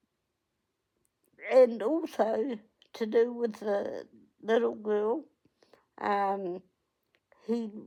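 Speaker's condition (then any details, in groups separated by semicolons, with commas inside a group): Cerebral palsy; onset at 8 days old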